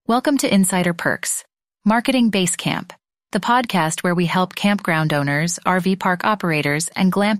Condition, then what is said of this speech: None; typical speech.